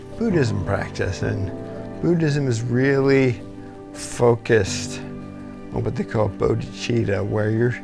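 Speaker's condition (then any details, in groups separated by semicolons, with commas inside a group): ALS; two or more years since diagnosis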